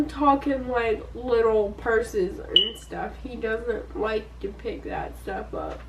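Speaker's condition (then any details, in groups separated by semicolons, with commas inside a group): Cerebral palsy; hip osteoarthritis from cerebral palsy, service dog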